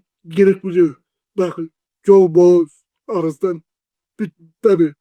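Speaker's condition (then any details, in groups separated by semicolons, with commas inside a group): Cerebral palsy; 40 years with condition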